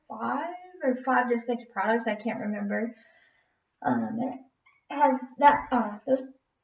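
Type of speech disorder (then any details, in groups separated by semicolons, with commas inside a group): None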